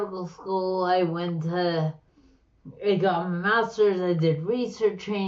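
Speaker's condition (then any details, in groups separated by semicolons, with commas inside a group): Slurred speech; chronic Lyme disease affecting brain; slurred speech, like stroke patient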